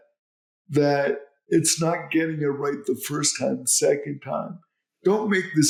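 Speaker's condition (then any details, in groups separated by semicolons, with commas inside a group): Cerebral palsy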